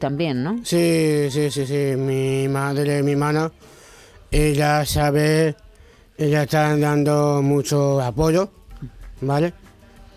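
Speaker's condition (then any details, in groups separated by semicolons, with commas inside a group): Down syndrome; short fragmented phrases, agrammatical wording, frequent hesitations and fillers, word repetitions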